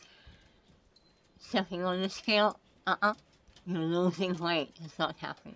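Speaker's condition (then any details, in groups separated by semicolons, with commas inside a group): Head and neck cancer; multiple surgeries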